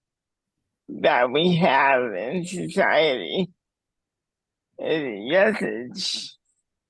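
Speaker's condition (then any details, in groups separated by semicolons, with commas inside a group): Cerebral palsy; speech difficulties, uses speech device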